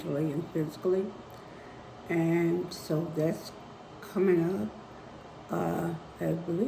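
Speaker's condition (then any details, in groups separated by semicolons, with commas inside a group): Spinal neurosarcoidosis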